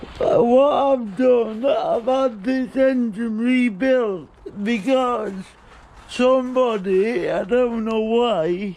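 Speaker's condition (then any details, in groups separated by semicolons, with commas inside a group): Cerebral palsy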